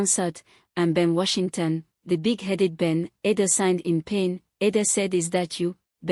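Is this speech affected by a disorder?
No.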